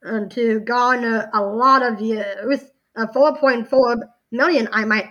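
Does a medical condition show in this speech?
Yes: Down syndrome.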